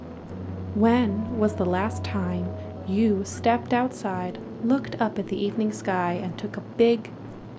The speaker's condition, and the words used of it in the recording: No condition.